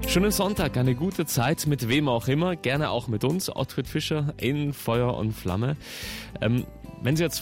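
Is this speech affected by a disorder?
No.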